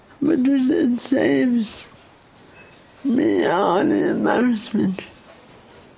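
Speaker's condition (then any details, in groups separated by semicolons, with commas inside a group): Cerebral palsy; poor voice control, slow, hard to understand, big words take breath, thought drunk on phone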